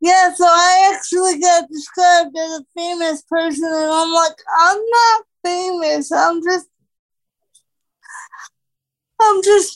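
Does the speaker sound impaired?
Yes: cerebral palsy; oxygen loss during emergency birth, Albany Medical Center, 2 pounds, diagnosed age 2, wheelchair from 4; some speech difficulty from oxygen loss.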